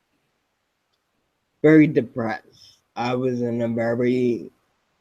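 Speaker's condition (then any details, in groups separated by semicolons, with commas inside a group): Spinocerebellar ataxia type 7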